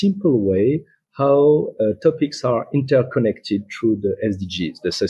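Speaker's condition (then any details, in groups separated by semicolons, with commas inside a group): No condition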